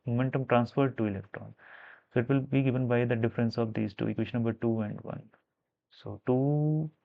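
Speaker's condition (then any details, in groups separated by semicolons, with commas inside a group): No condition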